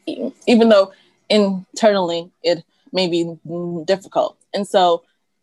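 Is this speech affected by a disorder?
Yes: stuttering; uncle and triplet siblings also stutter; frequent pauses, needs deep breaths while speaking, part-word repetitions; here prolonged sounds.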